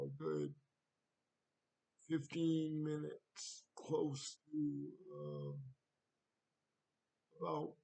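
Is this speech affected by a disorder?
Yes: cerebral palsy.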